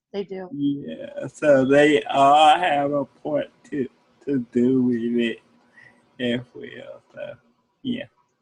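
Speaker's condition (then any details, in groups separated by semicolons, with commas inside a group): Cerebral palsy; speech therapy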